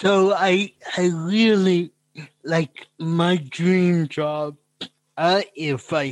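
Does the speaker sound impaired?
Yes: cerebral palsy; noticeable speech impediment.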